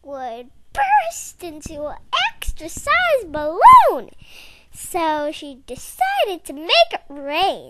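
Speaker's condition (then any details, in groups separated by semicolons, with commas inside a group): No condition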